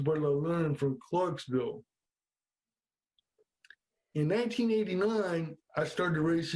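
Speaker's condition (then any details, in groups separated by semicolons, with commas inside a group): Cerebral palsy; speech affected, may sound different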